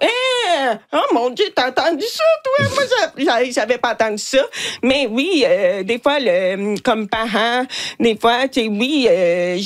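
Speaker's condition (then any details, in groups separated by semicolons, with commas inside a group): Hearing loss with cochlear implant; hard of hearing, removed at night, hears nothing without implant, familial deafness; own singing described as not very nice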